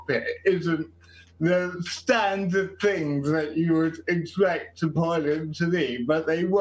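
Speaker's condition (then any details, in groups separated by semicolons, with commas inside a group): Quadriplegic cerebral palsy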